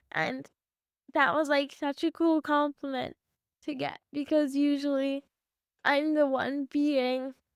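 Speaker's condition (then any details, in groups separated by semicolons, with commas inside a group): Cerebral palsy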